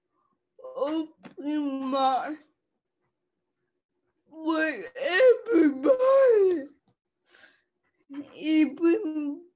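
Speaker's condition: Cerebral palsy; cerebral palsy since childhood

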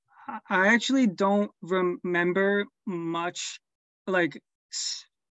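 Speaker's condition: Stuttering; developmental stuttering, onset at age 7 just before first grade, extended family history; age 24, about 17 years since onset, no longer afraid of stuttering; still stutters, grew more prominent in childhood, formerly avoided speaking, past fluency-technique therapy with breathing, later acceptance therapy with Josh, tried psychiatrist-prescribed stuttering medication; prolonged sounds

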